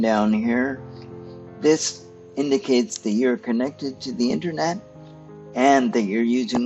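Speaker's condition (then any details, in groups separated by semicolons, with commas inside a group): Cerebral palsy; stiff muscles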